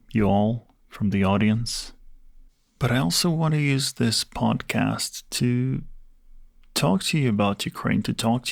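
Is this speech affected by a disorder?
No.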